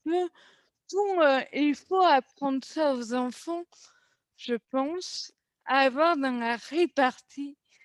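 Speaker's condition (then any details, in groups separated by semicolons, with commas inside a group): Cerebral palsy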